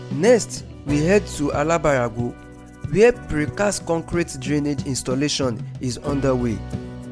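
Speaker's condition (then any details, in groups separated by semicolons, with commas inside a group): No condition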